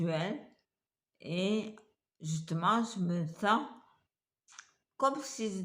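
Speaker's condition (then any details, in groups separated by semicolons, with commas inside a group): Multiple sclerosis; uses wheelchair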